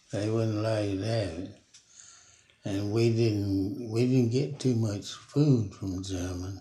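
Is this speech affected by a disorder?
Yes: Parkinson's disease; never broken a bone.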